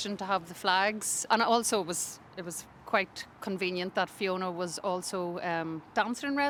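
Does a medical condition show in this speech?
No.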